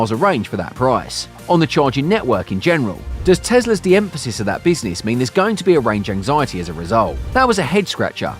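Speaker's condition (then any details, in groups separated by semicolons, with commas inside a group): No condition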